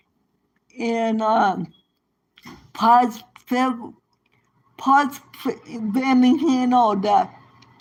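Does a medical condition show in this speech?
Yes: cerebral palsy; present from birth.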